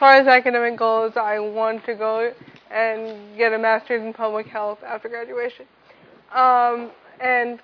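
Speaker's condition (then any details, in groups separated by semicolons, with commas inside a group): Cerebral palsy; spastic quadriplegic cerebral palsy, tight muscles, clumsy movements in all four limbs, very limited hand control; types slowly with one finger, Dragon Dictate voice dictation, Kurzweil and VoiceOver screen readers for reading trouble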